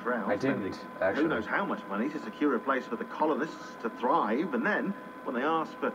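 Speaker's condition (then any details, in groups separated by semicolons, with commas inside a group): No condition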